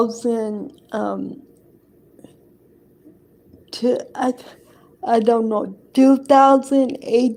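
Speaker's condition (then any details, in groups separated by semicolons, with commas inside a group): Cerebral palsy; affects hand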